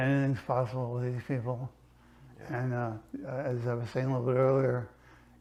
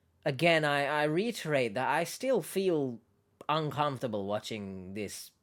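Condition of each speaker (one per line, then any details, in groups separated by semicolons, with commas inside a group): Parkinson's; affects hands, left worse than right; diagnosed 4 years ago, unable to run or exercise
No condition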